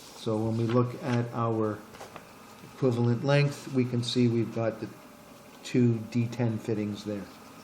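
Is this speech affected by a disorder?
No.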